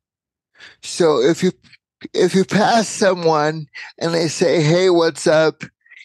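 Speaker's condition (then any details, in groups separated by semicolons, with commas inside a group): Cerebral palsy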